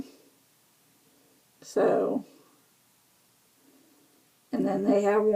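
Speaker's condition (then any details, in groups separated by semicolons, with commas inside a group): Cerebral palsy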